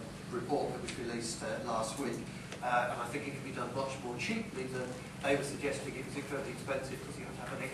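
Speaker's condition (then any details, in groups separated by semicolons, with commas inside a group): No condition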